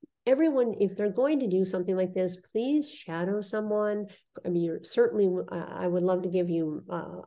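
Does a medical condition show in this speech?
Yes: cleft lip and palate; congenital.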